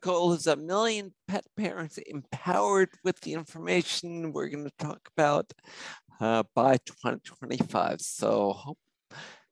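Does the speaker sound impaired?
Yes: spinocerebellar ataxia; genetic cause, puzzled doctors for almost 40 years before diagnosis.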